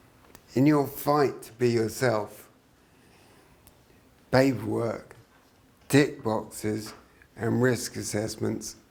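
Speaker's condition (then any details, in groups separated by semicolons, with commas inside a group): Traumatic brain injury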